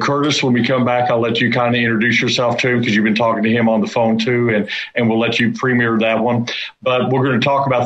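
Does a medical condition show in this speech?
No.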